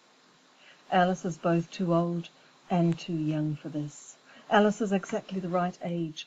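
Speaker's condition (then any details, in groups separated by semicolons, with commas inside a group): No condition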